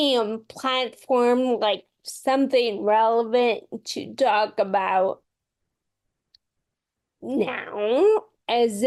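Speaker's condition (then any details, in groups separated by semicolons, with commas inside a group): Friedreich's ataxia; progressive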